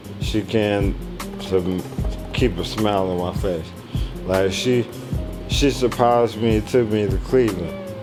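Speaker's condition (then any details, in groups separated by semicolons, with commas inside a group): ALS; speech progressively lost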